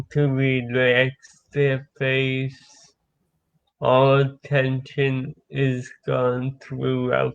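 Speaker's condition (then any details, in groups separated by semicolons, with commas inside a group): Cerebral palsy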